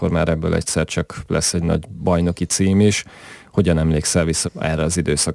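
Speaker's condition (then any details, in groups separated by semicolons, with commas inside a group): No condition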